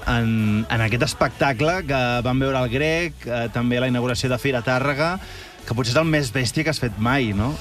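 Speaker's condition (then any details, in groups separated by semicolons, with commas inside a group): No condition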